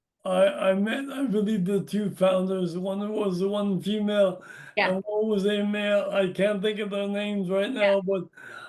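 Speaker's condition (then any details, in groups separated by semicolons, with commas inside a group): Brain injury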